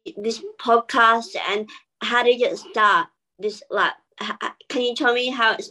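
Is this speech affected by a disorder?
Yes: bilateral cleft lip and palate; congenital bilateral cleft lip and palate.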